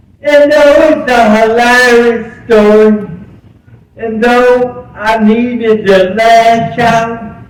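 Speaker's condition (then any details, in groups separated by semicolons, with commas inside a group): Cerebral palsy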